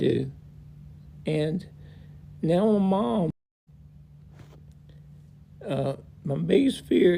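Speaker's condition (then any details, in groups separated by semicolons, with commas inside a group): Multiple system atrophy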